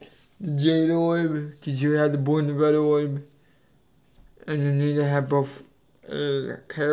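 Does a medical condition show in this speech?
Yes: cerebral palsy; affects legs.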